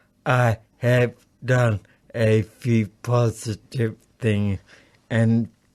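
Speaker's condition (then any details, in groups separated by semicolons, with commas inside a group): Acquired brain injury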